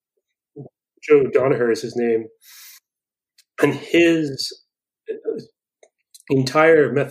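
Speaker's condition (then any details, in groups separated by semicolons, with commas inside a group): Stuttering; lifelong, persisting into adulthood, long kept unspoken, now openly accepted; still stutters; repeated sounds, blocks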